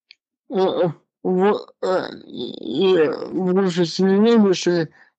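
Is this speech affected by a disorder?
Yes: cerebral palsy.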